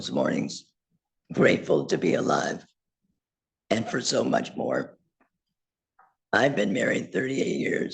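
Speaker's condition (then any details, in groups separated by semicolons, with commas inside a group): Laryngectomy; total laryngectomy, voice prosthesis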